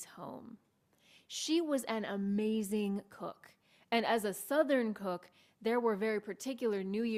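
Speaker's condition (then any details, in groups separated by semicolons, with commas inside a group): No condition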